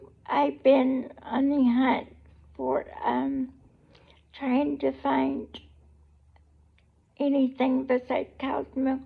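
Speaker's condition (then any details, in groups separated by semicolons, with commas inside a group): Cerebral palsy; able to talk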